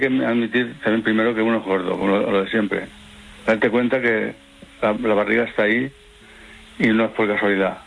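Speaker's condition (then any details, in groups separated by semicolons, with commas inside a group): Parkinson's; on Parkinson's medication; on medication for Parkinson's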